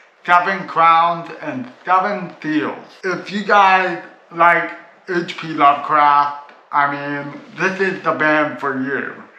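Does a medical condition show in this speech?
Yes: cerebral palsy.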